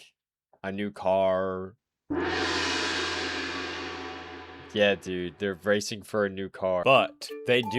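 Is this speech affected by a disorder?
No.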